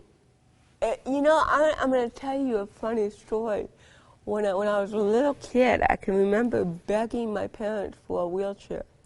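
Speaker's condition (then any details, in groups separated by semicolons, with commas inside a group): Cerebral palsy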